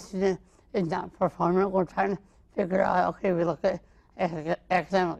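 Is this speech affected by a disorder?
Yes: cerebral palsy, mild.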